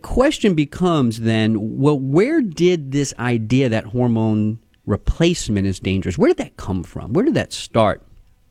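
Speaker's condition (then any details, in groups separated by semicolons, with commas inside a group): No condition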